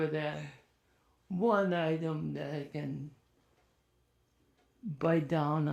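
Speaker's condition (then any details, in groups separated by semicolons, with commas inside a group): ALS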